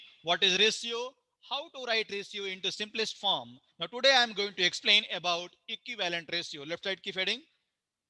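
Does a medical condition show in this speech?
No.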